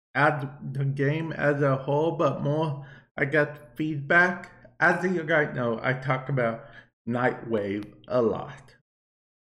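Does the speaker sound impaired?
Yes: cerebral palsy; affects balance and hand-eye coordination; affects speech a bit, viewer asked why talking like that.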